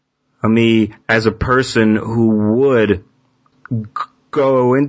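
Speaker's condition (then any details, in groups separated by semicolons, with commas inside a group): Stuttering; person who stutters, working on stuttering, okay stuttering in front of people; anxiety about stuttering or social communication has paralyzing effect; prolonged sounds, blocks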